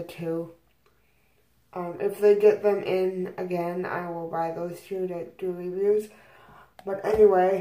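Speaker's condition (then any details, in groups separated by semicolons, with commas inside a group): Cerebral palsy; both hands affected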